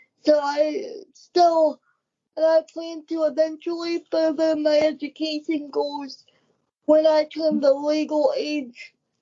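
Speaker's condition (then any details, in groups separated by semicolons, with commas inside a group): Cerebral palsy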